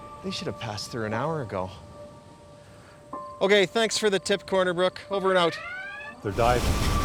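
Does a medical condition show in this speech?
No.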